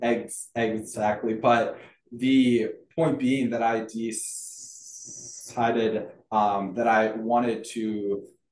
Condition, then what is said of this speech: Stuttering. And so when I'm feeling good, I also tend to be speaking well.